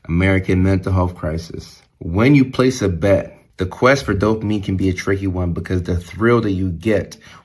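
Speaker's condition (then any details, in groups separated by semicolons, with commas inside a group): No condition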